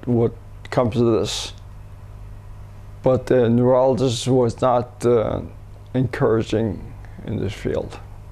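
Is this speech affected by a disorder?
Yes: multiple system atrophy; declined over last year, markedly worse last three months.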